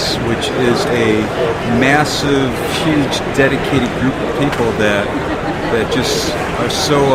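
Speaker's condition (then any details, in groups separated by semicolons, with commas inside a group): No condition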